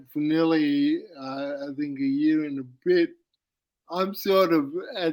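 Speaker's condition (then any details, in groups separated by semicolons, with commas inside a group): Cerebral palsy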